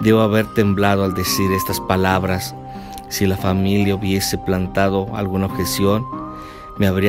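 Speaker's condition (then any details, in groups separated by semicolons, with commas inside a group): No condition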